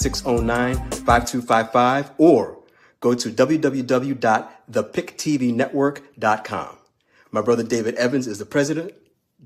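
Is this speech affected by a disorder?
No.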